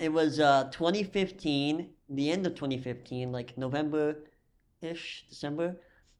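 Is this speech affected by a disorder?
Yes: cleft lip and palate; congenital cleft lip and palate, cause unknown, missing muscles, dental problems, 40+ surgeries incl. multiple jaw; nut bar (likely Nuss bar) currently placed in chest, latest surgery.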